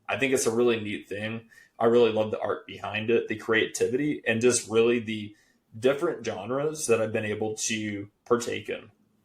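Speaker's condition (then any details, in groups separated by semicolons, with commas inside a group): No condition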